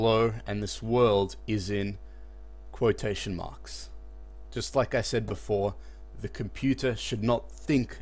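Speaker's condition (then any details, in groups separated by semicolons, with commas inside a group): No condition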